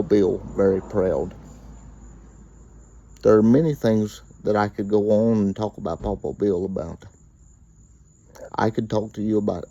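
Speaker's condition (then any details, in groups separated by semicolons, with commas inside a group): Cerebral palsy; uses wheelchair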